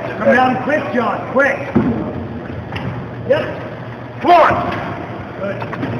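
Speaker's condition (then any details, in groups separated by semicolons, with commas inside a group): No condition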